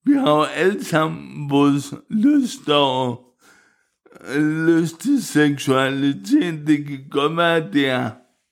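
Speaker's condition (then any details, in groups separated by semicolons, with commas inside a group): Cerebral palsy; wheelchair user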